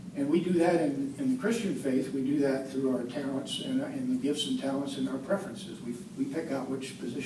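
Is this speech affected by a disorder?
No.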